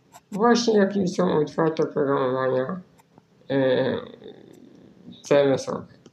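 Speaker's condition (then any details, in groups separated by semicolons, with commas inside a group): Spinal muscular atrophy; right-click via two keys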